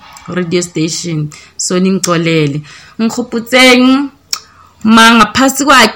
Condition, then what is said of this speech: No condition.